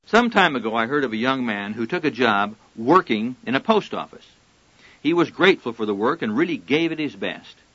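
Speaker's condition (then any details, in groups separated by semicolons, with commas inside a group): No condition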